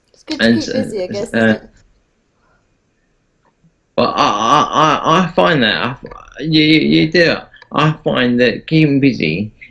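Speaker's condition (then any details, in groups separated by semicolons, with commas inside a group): Parkinson's disease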